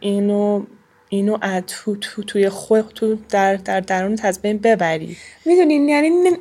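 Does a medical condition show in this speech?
Yes: stuttering; treatment tried several times, never fully cured, worsens with age and stress, worse since thyroid cancer two years ago; stuttering worse than ever during recording; filler phrases to avoid blocking, word substitution, fluent in some situations, reading aloud difficult; here repeated sounds, repeated words.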